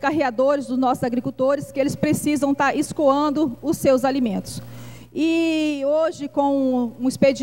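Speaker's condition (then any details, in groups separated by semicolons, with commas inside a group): No condition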